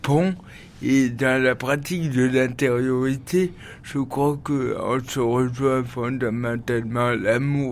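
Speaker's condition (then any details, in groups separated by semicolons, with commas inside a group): Cerebral palsy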